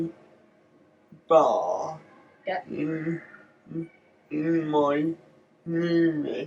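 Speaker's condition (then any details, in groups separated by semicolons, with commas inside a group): Cerebral palsy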